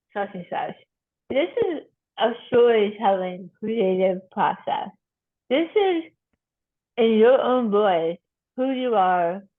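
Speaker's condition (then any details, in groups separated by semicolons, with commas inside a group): Tongue cancer surgery and reconstruction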